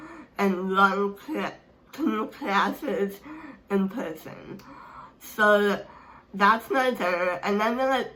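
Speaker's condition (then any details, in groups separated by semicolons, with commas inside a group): Speech impairment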